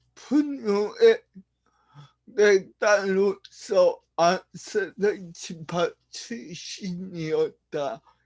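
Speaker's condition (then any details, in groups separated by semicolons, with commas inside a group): Brain lesion disability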